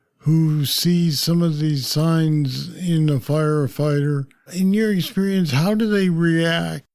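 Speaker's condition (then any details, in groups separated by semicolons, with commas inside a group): Parkinson's disease; deep brain stimulators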